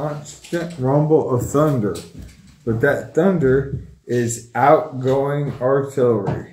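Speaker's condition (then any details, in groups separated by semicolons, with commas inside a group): ALS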